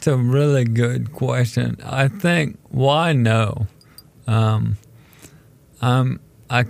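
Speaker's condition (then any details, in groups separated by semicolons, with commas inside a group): ALS; diagnosed almost 4 years ago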